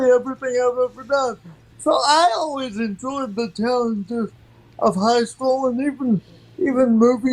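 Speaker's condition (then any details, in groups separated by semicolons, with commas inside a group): Cerebral palsy; from birth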